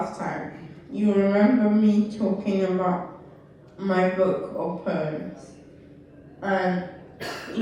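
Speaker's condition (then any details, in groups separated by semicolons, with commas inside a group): Cerebral palsy; left side weaker; hand tires quickly, uses voice dictation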